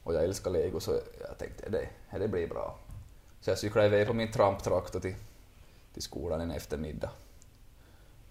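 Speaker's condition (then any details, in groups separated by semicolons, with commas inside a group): No condition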